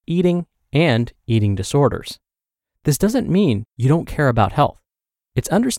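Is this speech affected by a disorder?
No.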